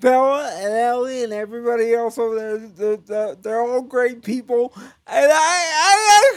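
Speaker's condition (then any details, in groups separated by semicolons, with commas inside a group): Cerebral palsy; types with one finger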